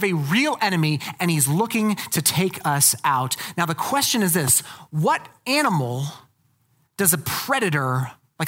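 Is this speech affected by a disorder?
No.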